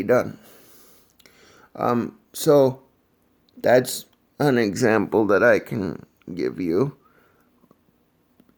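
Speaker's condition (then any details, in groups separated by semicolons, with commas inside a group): Cerebral palsy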